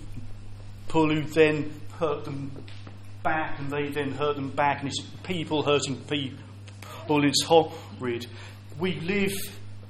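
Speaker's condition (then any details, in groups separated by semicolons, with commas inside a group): Stammer; audible stammer; repeated sounds, blocks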